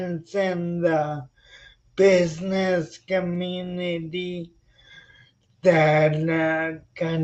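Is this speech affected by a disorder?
Yes: spinocerebellar ataxia; progressive.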